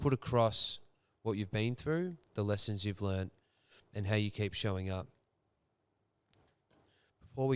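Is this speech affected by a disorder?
No.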